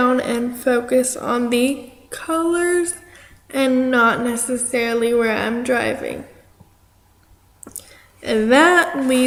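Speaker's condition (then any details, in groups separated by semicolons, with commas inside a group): Cerebral palsy; affects arm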